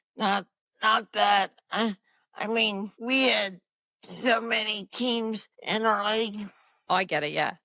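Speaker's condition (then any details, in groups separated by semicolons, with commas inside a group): Cerebral palsy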